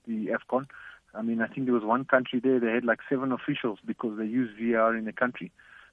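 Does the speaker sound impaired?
No.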